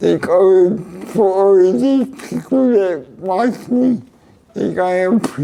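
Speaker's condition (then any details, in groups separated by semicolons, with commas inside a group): Cerebral palsy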